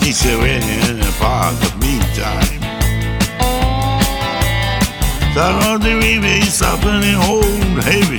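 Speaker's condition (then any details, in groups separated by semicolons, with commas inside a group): No condition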